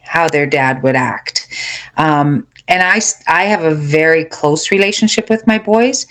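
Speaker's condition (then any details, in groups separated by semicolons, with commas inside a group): No condition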